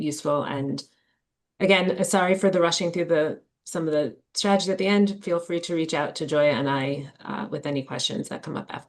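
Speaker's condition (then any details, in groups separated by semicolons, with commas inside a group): No condition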